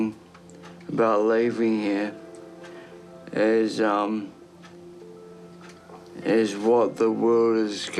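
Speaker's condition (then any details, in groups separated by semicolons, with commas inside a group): Traumatic brain injury; car accident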